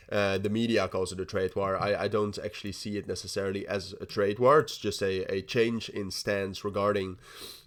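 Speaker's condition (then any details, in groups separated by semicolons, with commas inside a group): No condition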